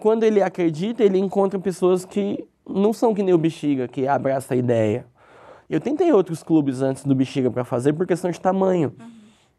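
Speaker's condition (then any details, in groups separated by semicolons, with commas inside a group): Cleft lip; congenital cleft lip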